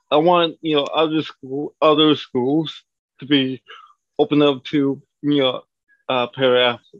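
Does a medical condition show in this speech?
Yes: cerebral palsy; from birth, lower extremities limited.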